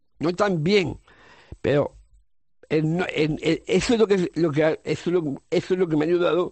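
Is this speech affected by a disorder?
Yes: Down syndrome; congenital.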